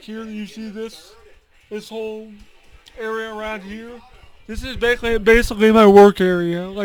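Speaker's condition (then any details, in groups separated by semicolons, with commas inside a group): Cerebral palsy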